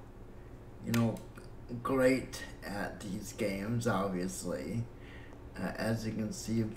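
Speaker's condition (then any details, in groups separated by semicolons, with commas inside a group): Cerebral palsy; breathing fine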